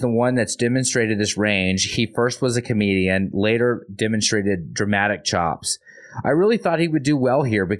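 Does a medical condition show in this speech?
No.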